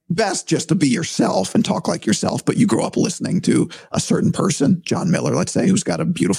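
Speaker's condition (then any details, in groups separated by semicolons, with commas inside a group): Vocal cord surgery; voice compromised, objectively worse than usual, unsure if voice returns to 100%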